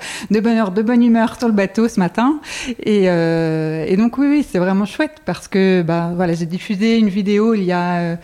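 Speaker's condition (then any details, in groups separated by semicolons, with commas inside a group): Acquired deafness, late-onset total hearing loss; progressive hearing loss, total hearing loss at age 25, then fitted with hearing aids; wears hearing aids, some residual sound reaches ear, feels vibrations; lip-reads, learned unconsciously while losing hearing, no lip-reading courses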